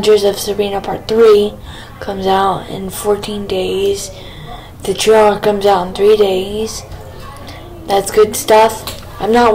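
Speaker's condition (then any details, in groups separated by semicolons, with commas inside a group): Cerebral palsy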